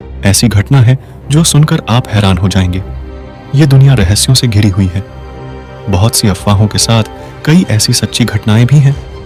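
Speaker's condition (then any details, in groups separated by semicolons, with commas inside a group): No condition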